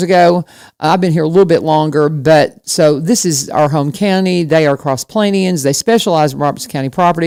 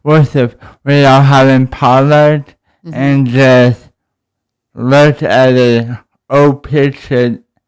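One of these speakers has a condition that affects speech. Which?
The second: cerebral palsy; spine surgery.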